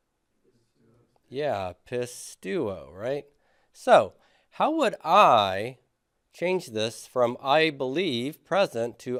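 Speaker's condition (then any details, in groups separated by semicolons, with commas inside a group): No condition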